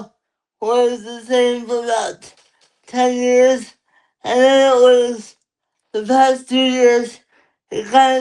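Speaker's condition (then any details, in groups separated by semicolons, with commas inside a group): Cerebral palsy; lifelong; limited energy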